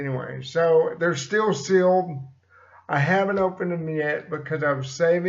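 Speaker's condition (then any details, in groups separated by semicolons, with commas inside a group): Cerebral palsy; slight speech impediment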